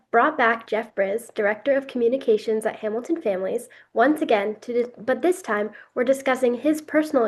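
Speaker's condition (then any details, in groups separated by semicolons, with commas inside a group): No condition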